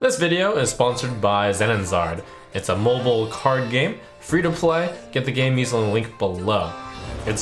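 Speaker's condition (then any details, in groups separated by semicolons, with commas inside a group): No condition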